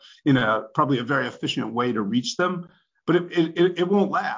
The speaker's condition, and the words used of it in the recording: None; typical speech.